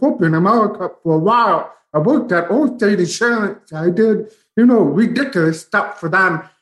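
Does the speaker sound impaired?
Yes: profound deafness, bilateral, from spinal meningitis; big headphones, slight residual hearing when loud, closed captioning, cannot hear words spoken.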